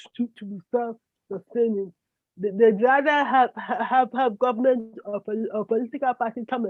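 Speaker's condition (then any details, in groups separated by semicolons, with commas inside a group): Cerebral palsy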